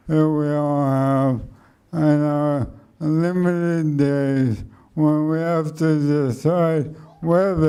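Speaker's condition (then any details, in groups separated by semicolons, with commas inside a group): Motor neuron degeneration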